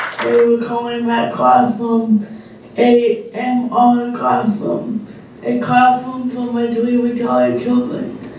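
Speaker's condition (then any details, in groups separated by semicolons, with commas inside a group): Cerebral palsy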